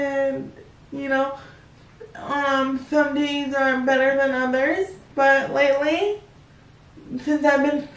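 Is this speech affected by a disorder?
Yes: cerebral palsy; able to talk.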